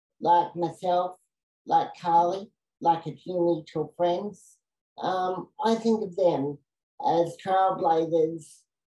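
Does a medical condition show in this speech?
Yes: cerebral palsy; diagnosed in childhood.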